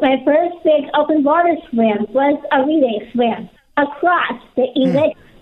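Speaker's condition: Down syndrome; speaking engagements now via Zoom

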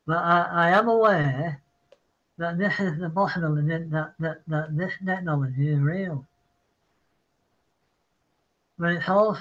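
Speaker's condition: Parkinson's; citing Parkinson's

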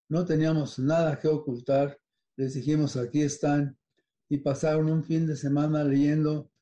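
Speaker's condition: Parkinson's disease; balance

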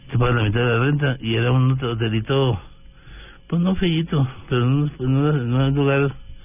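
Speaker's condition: Parkinson's disease; Parkinson's disease present on return to Bogota, tremor, stooped posture at times, weakness; voice trembles at times, neurologist-prescribed walking, running and tennis; voice sometimes trembles, sometimes intelligible, sometimes not understood at all

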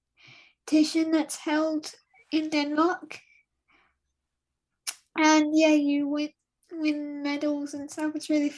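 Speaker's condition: Cerebral palsy, spastic dystonic quadriplegia

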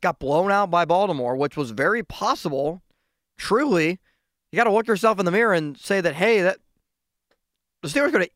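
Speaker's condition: No condition

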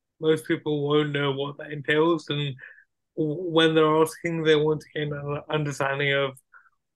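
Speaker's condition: Cerebral palsy; wheelchair user

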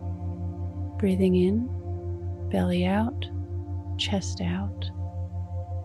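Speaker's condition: No condition

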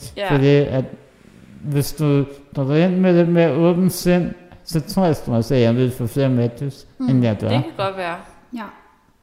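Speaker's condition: Muscular dystrophy (muskelsvind); recessive

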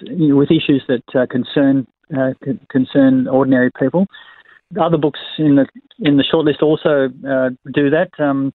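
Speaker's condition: No condition

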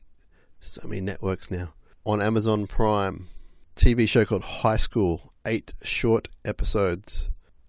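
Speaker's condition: No condition

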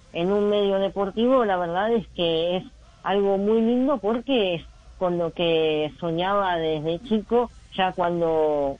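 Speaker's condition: Cleft lip; congenital, some teeth affected; nasal pronunciation, voice does not come out normally, difficulty speaking normally, noticeable on broadcasts

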